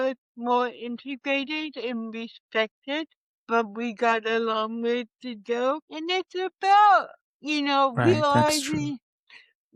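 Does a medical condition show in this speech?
Yes: cerebral palsy; present from birth, initially mild.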